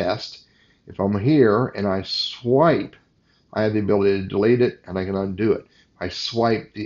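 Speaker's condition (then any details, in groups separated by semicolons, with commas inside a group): No condition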